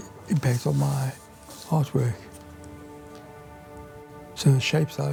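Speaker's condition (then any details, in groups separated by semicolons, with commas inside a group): Parkinson's disease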